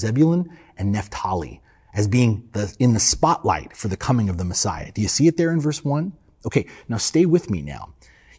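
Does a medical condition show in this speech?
No.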